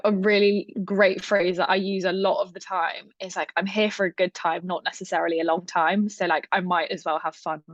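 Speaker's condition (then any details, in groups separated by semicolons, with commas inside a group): No condition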